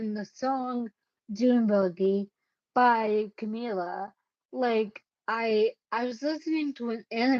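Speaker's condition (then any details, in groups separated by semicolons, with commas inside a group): Cerebellar ataxia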